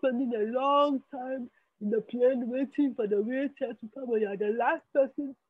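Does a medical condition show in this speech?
Yes: spastic cerebral palsy.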